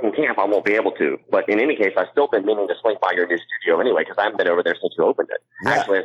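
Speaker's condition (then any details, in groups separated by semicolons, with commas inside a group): Cleft palate; congenital cleft palate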